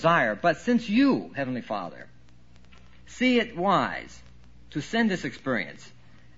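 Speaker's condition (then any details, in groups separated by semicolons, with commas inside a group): No condition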